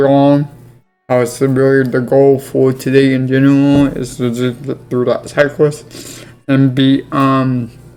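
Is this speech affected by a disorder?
Yes: cerebral palsy; affects legs.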